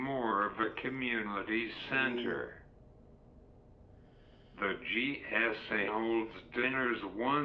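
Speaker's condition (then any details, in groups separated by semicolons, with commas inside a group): Cerebral palsy; uses wheelchair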